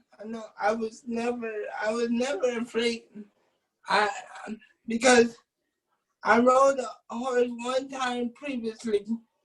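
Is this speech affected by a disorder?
Yes: cerebral palsy; cerebral palsy, from birth, uses wheelchair.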